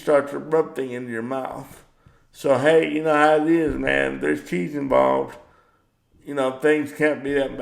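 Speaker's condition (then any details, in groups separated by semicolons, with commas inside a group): Cerebral palsy; power wheelchair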